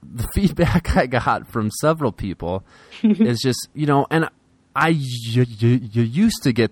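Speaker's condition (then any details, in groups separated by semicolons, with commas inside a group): Stuttering; works on speaking best, little fear; stutters a lot; repeated sounds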